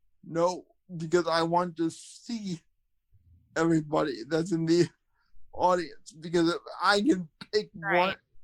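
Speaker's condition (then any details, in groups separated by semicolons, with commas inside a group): Cerebral palsy, spastic quadriplegia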